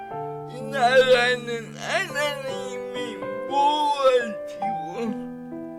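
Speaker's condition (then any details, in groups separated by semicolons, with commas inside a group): Brain lesion disability grade 1, severe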